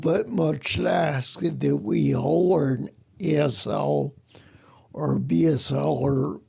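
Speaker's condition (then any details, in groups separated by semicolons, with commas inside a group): Spinocerebellar ataxia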